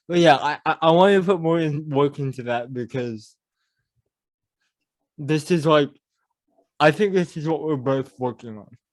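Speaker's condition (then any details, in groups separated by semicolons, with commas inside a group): Cerebral palsy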